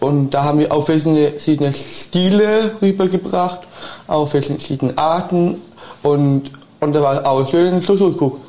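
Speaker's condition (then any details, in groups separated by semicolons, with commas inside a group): Down syndrome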